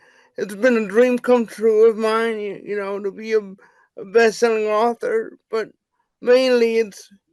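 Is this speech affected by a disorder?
Yes: cerebral palsy; wheelchair user, types with one finger; unstable voice pitch, speech-to-text struggles, childhood speech therapy.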